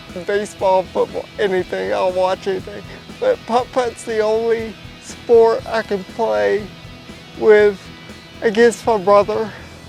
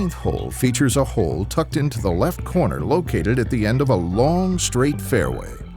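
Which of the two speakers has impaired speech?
The first: cerebral palsy; traumatic birth, affects muscle tone.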